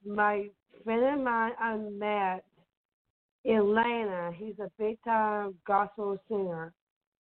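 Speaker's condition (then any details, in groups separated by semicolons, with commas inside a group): Down syndrome; from birth; young woman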